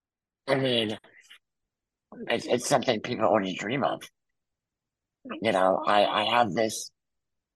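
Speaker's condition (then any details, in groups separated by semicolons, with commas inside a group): Muscular dystrophy; congenital, wheelchair user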